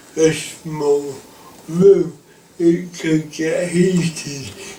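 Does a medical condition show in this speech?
Yes: cerebral palsy.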